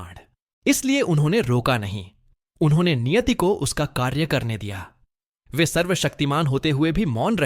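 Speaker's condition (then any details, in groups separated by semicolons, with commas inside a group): No condition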